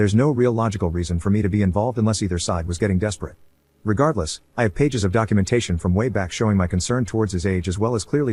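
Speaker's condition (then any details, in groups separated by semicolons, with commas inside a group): No condition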